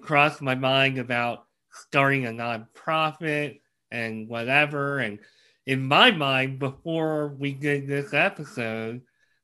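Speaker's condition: Cleft lip and palate; many obstacles in life

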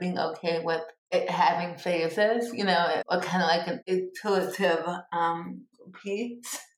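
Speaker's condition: Cerebral palsy; physical and occupational therapy as child

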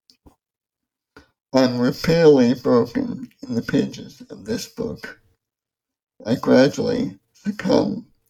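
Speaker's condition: ALS; 10 years since diagnosis, in second decade, slowly and gradually worn down

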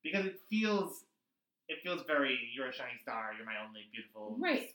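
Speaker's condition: No condition

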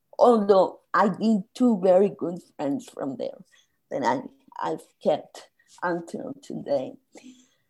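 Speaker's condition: Spasmodic dysphonia; diagnosed 6 months ago

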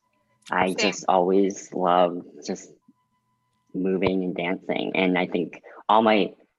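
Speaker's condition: Cleft lip and palate

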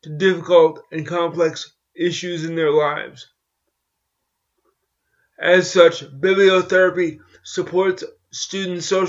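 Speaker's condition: Cerebral palsy; walks with crutches

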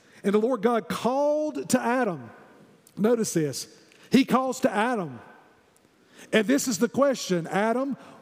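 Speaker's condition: No condition

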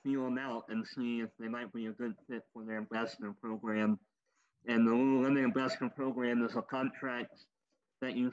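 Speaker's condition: Cleft lip and palate, popliteal pterygium syndrome; malformed legs

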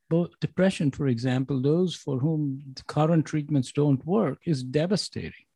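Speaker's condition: No condition

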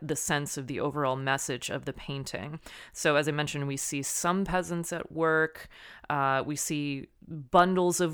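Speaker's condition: No condition

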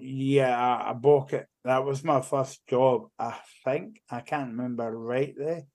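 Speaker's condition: Cerebral palsy; used Zimmer frame when younger

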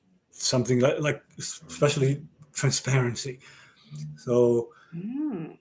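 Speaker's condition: Aphasia after stroke; ongoing aphasia

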